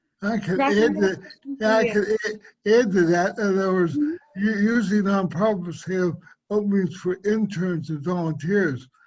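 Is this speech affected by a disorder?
Yes: cerebral palsy; swallowing and speech.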